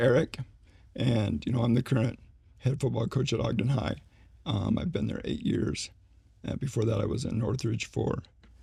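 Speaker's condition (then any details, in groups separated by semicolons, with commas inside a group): ALS; slowly progressing form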